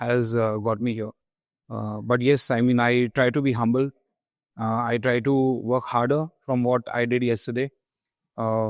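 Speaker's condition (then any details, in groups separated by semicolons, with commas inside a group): No condition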